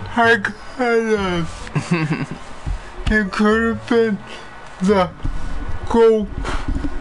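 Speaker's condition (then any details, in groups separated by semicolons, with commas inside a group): Cerebral palsy; wheelchair use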